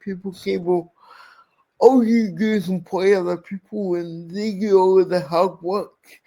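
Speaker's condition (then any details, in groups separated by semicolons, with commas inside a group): Cerebral palsy; speech impairment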